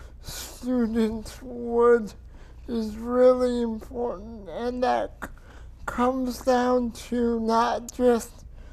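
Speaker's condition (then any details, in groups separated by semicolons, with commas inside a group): Cerebral palsy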